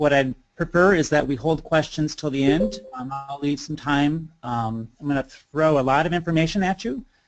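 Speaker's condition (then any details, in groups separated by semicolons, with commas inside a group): No condition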